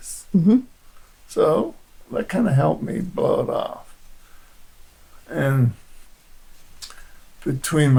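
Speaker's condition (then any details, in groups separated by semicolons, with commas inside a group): Parkinson's disease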